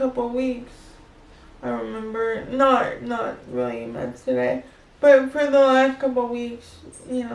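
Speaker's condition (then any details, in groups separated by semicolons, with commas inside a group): Cerebral palsy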